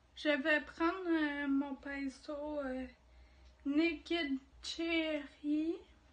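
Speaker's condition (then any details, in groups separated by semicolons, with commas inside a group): Ataxia; degenerative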